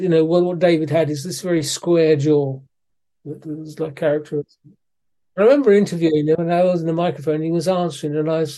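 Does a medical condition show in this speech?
Yes: Parkinson's disease; diagnosed by neurologist in Malaysia around age 60, suspected for a while.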